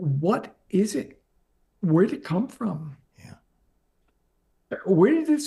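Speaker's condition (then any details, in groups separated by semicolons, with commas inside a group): ALS; progressive, onset leg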